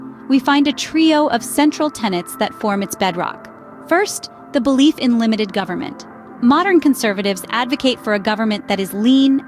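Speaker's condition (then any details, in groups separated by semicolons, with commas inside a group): No condition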